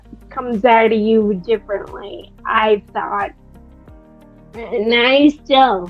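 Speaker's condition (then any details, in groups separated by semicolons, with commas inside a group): Friedreich's ataxia; speech affected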